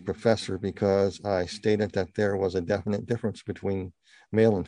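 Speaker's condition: Partial cleft palate; present from birth

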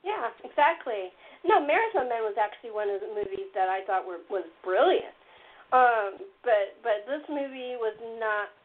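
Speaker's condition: No condition

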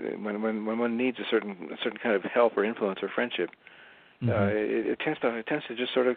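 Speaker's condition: Parkinson's disease; some years before recording

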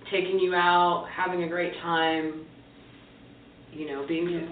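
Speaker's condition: No condition

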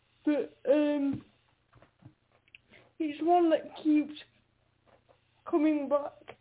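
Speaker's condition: Quadriplegic cerebral palsy; uses a wheelchair

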